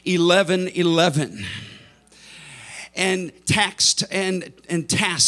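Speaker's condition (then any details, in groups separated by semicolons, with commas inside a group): No condition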